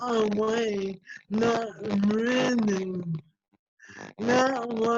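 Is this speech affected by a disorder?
Yes: ALS; symptoms vary daily; slower tongue, adequate breath support, voice fluctuates with energy, changed over five years.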